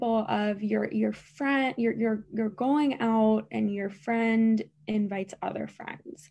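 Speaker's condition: Stuttering; stuttering whole life, long hidden by avoiding talking, expected at 13 it would go away; long blocks, silent blocks on phone mistaken for bad connection, some days harder than others; repeated sounds, repeated words

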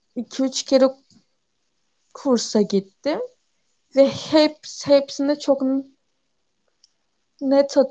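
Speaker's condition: Stuttering; stuttering since childhood; stutters more in conversation than reading aloud, more fluent in Turkish, anxiety worsens stuttering; repeated sounds, prolonged sounds

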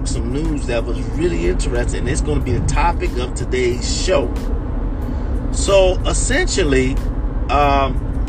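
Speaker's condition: No condition

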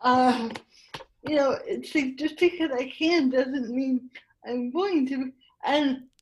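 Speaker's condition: Cerebral palsy; spastic tetraplegia from birth

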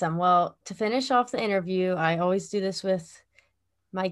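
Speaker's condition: No condition

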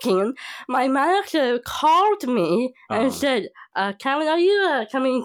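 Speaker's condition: Down syndrome; long hospital stay

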